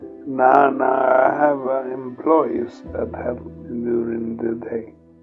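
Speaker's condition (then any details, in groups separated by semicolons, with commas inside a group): Multiple sclerosis; progressive form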